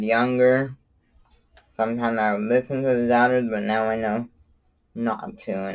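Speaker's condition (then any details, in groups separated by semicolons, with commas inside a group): Cerebral palsy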